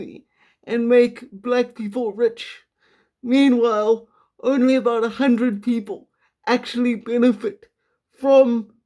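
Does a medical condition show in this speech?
Yes: quadriplegic cerebral palsy.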